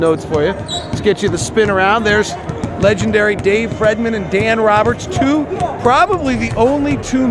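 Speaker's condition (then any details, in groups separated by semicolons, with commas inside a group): No condition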